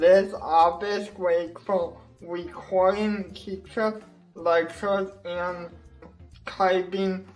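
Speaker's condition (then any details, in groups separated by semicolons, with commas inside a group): Cerebral palsy; wheelchair, assistive technology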